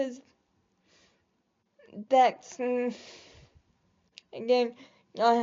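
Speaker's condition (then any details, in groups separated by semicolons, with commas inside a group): Cerebral palsy; quadriplegic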